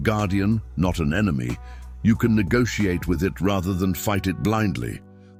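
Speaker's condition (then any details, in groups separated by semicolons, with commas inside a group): No condition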